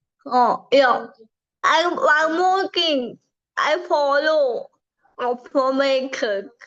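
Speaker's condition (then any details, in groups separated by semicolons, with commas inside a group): Cerebral palsy; from birth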